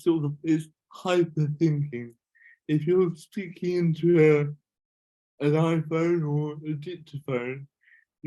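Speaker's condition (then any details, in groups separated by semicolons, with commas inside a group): Cerebral palsy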